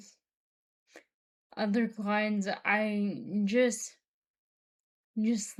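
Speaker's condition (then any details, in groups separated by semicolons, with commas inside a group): Friedreich's ataxia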